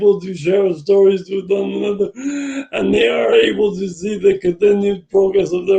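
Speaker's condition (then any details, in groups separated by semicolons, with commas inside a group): Brain injury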